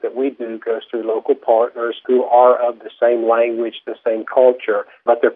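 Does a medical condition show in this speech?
No.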